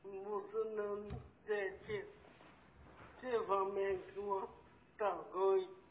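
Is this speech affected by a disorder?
Yes: motor neuron disease (ALS); age 62, whole body unable to move, wheelchair user; speech unclear now, self-reported.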